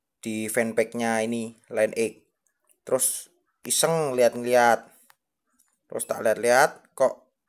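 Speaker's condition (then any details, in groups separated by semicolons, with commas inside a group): No condition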